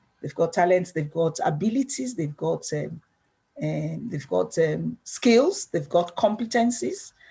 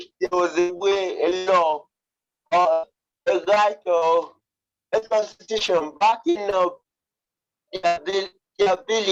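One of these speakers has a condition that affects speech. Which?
The second: cerebral palsy; present since birth.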